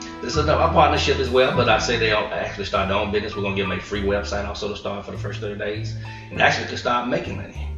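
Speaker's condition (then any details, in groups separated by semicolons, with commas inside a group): No condition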